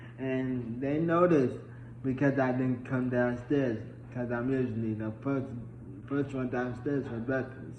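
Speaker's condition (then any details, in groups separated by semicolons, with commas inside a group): Traumatic brain injury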